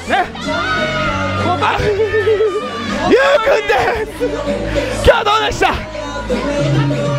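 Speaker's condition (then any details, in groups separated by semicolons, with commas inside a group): No condition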